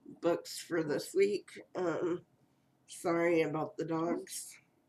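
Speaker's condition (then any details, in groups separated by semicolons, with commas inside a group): Cerebral palsy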